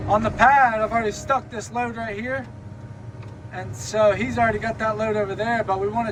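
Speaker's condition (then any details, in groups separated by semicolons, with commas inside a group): No condition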